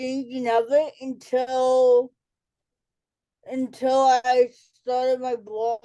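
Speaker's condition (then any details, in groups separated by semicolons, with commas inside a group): Cerebral palsy; affects speech and fine motor skills; speech delay in childhood, speech services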